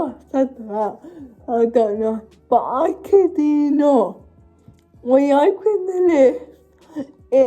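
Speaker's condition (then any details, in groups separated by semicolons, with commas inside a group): Cerebral palsy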